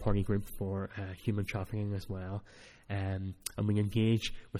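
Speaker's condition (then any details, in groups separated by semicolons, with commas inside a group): Cleft palate; speech not that clear at times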